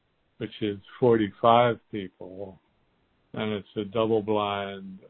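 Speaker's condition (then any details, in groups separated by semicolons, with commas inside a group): Parkinson's; infusions finished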